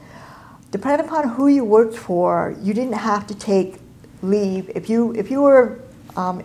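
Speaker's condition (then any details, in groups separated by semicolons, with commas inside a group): Cleft palate and cleft lip; over 30 years ago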